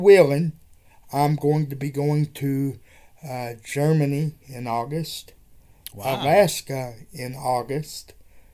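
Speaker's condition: Cerebral palsy; wheelchair user

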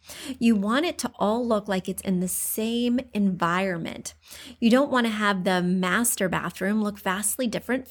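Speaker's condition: No condition

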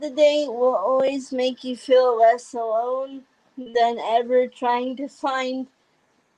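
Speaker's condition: Cerebral palsy; congenital

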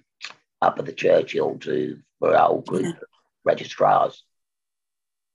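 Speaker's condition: Total laryngectomy; croaky voice five years before diagnosis, voice now very good, better than before, accent kept

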